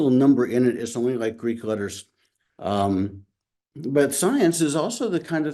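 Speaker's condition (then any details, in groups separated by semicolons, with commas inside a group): No condition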